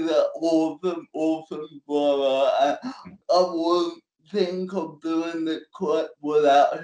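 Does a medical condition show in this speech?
Yes: cerebral palsy; cerebral palsy since birth, manual wheelchair.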